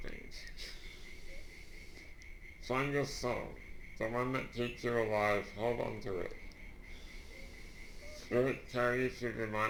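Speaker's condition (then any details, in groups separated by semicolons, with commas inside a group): Duchenne muscular dystrophy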